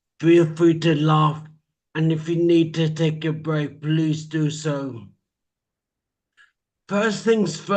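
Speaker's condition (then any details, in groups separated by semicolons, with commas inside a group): Traumatic brain injury; speech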